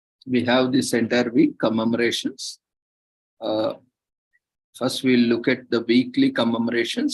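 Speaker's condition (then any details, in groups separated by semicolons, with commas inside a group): No condition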